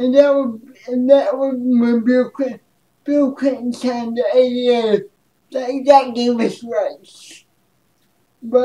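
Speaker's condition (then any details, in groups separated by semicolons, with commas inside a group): Cerebral palsy; speech affected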